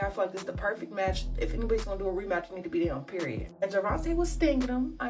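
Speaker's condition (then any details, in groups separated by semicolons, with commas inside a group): No condition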